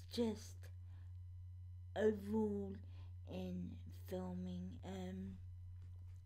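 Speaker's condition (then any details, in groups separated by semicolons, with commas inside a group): Cerebral palsy; unable to walk, spasms, leg stiffness, at least two surgeries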